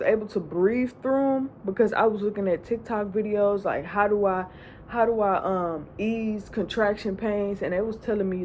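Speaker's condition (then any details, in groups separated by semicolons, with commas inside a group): No condition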